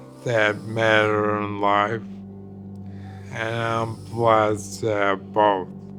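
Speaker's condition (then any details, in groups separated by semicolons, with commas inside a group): ALS; early shortness of breath, tripping, falls, needs caregiving aides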